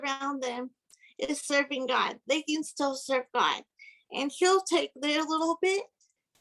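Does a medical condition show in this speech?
Yes: cerebral palsy; physical disability.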